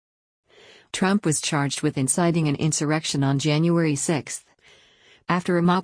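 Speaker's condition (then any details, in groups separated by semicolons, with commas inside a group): No condition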